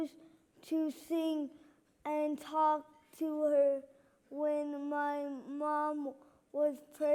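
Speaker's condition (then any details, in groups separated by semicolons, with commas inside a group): Cerebral palsy; left hand and left side affected; physical and occupational therapy, major hip surgery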